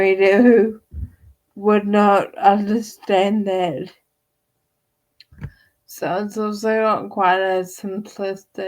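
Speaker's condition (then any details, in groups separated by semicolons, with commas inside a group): Friedreich's ataxia; gets winded, speaking sometimes difficult, weak voice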